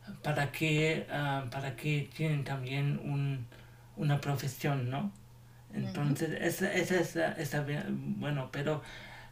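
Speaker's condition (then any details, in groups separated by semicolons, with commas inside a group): Cerebral palsy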